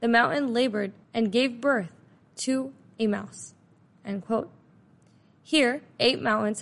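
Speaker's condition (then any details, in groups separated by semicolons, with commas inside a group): No condition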